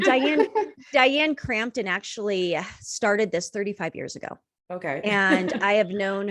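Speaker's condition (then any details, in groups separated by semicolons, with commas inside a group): No condition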